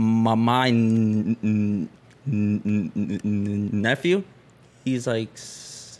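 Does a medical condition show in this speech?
Yes: stuttering; unsure of cause, father and cousin stuttered; stuttering during recording, somewhat high on marijuana; fluent when singing, less when comfortable, faster when drunk, worse in Spanish, marijuana pens help slightly; here repeated sounds, prolonged sounds, blocks.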